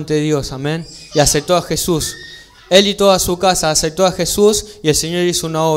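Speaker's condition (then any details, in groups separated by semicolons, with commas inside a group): No condition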